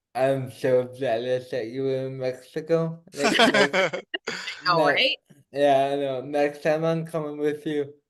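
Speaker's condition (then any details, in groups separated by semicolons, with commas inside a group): Cerebral palsy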